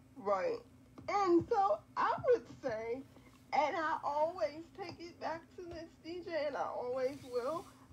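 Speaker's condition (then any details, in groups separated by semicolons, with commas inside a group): Quadriplegic cerebral palsy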